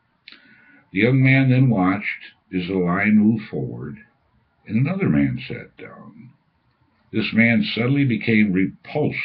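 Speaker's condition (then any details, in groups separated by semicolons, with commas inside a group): No condition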